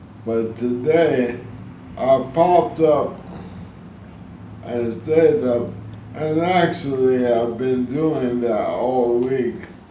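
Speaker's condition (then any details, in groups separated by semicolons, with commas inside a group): ALS; spasticity main symptom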